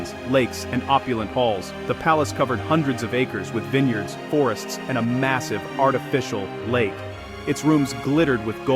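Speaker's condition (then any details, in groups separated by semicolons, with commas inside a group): No condition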